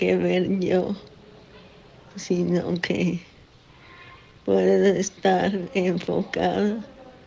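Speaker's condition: Parkinson's disease; diagnosed in forties, body currently immobile; speaks a little slowly, still able to talk

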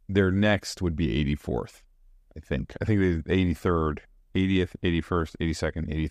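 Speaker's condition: No condition

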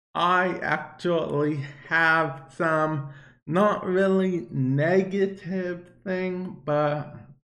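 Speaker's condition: Cerebral palsy; affects speech a bit

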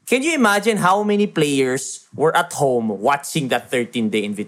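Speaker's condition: No condition

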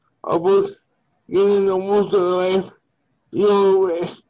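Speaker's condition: Cerebral palsy; limbs affected, cannot walk, wheelchair user; speech impairment, some listeners may not understand, hosts find speech clear

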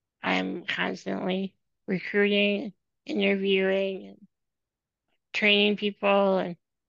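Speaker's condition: Spinal muscular atrophy; genetic

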